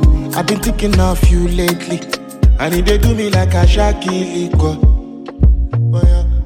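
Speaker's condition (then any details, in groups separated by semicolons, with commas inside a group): No condition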